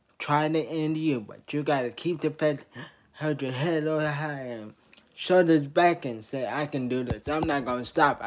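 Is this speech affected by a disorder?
Yes: traumatic brain injury.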